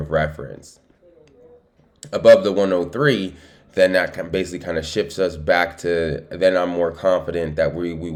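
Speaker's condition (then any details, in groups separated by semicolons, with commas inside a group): No condition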